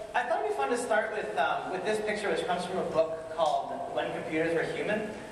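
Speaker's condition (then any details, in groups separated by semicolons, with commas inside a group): No condition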